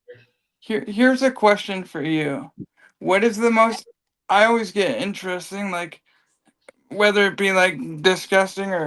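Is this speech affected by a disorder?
Yes: cerebral palsy; from birth.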